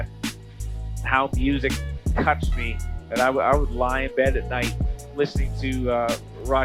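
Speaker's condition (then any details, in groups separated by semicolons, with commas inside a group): No condition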